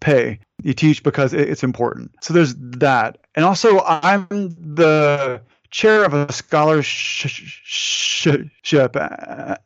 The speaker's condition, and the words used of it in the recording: Stuttering. Trying to promote my work when phone calls is a struggle.